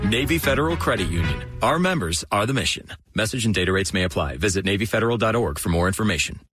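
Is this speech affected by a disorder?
No.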